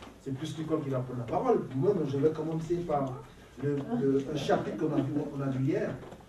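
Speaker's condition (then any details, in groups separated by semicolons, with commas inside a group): No condition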